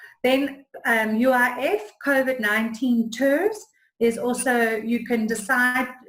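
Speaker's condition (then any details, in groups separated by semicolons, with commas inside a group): No condition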